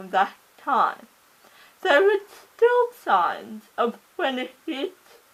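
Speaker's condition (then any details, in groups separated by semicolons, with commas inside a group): Cerebral palsy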